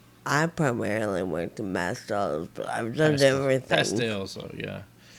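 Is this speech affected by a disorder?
Yes: Friedreich ataxia; progressive nerve damage.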